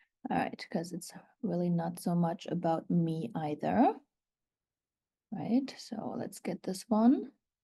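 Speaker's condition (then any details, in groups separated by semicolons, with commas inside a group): No condition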